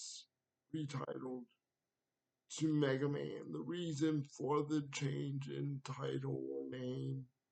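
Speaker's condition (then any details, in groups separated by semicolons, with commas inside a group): Cerebral palsy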